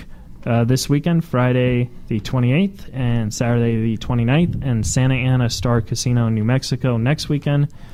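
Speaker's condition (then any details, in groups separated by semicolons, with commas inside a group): No condition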